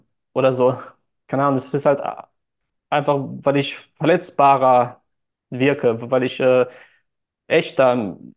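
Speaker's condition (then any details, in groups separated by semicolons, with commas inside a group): Stuttering; since childhood, hard in childhood, youth, school and nearly all speaking situations; compensates by outsourcing phone calls, social media and texting, speaks on stage; speech hangs at times, part-word repetitions; prolonged sounds, blocks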